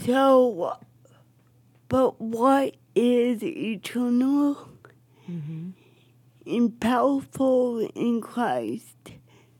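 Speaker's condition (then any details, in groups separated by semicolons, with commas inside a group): Cerebral palsy; affects speech, wheelchair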